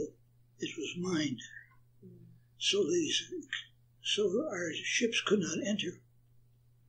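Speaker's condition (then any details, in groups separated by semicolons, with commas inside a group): Parkinson's; attributed to Agent Orange exposure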